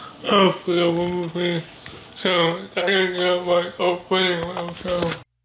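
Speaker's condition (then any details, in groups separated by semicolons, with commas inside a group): Cerebral palsy; speech disability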